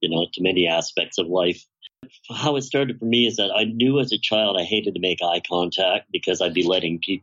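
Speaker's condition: Bilateral cleft lip and palate, severe; facial disfigurement

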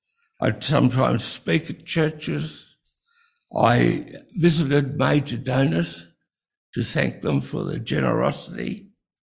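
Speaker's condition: Breathing-related speech difficulty

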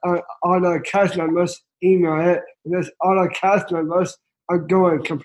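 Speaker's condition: Down syndrome

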